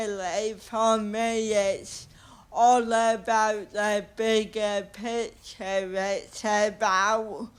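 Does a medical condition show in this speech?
Yes: cerebral palsy.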